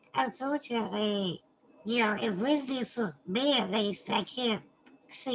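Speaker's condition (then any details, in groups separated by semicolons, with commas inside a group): Spinal muscular atrophy type 2; type 2, initially diagnosed type 1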